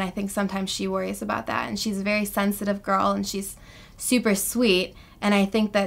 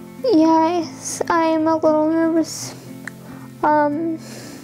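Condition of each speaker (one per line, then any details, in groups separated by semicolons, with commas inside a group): No condition
Cerebral palsy; diagnosed in childhood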